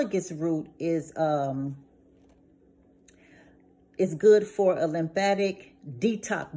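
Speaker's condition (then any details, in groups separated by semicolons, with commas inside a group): No condition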